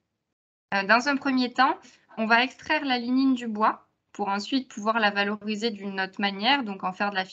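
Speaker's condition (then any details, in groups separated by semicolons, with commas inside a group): No condition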